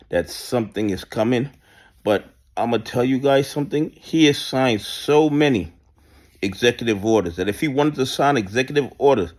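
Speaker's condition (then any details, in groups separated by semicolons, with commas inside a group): No condition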